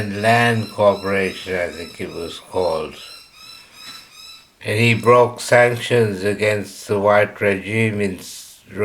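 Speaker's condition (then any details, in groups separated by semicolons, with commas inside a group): Slurred speech from poisoning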